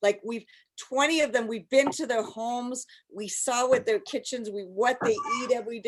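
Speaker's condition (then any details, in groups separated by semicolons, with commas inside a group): No condition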